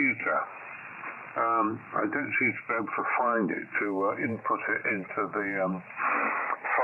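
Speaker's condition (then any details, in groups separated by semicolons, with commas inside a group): Mouth surgeries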